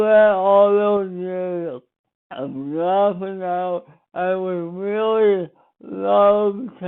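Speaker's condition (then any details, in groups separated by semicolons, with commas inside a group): Speech impairment after birth surgery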